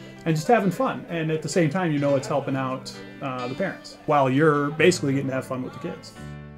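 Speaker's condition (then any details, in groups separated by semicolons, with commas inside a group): No condition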